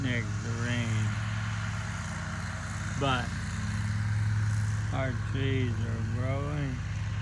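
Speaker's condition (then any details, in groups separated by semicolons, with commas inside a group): ALS; voice noticeably changed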